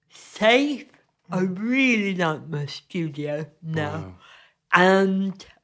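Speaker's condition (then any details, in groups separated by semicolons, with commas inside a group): Cerebral palsy; physically affects creating art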